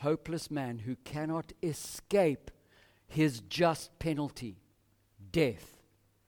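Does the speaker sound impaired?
No.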